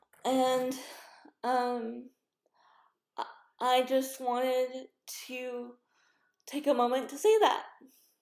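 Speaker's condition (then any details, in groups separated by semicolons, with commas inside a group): Cerebral palsy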